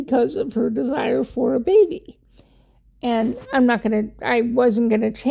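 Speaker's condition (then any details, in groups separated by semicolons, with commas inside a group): Cerebral palsy; wheelchair user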